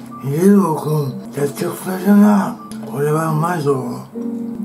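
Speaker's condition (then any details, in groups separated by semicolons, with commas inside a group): Tongue cancer, partial glossectomy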